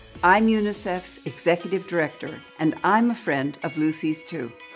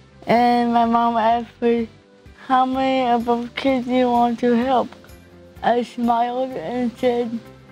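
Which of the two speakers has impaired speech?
The second: cerebral palsy; intellectual and physical disabilities.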